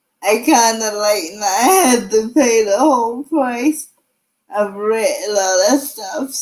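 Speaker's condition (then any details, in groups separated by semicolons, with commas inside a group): Cerebral palsy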